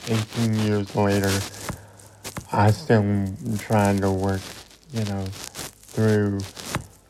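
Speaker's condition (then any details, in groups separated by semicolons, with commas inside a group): Cerebral palsy; wheelchair user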